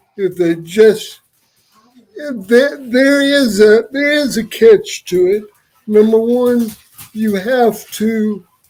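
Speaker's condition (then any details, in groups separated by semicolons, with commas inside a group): Cerebral palsy; uses wheelchair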